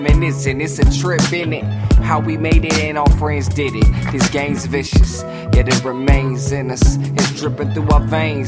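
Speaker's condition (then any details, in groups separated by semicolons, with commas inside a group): No condition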